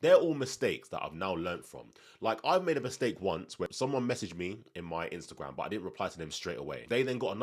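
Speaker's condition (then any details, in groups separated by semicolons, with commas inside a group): No condition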